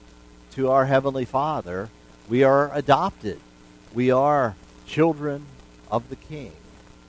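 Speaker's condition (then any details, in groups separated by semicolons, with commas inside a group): No condition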